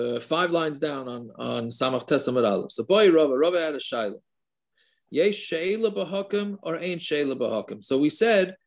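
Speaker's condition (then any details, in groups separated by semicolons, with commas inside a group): No condition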